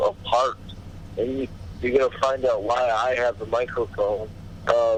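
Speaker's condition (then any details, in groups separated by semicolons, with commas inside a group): Cerebral palsy; body deteriorating with age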